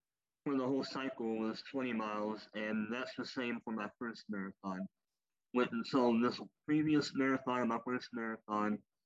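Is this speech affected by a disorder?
Yes: cleft lip and palate, popliteal pterygium syndrome; knee arthritis.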